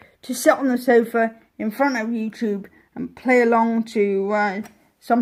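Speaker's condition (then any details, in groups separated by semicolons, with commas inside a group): Cerebral palsy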